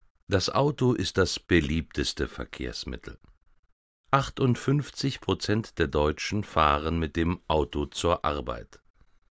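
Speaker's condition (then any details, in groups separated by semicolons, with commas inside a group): No condition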